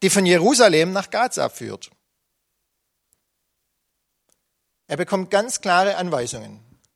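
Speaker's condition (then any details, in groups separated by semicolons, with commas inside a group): No condition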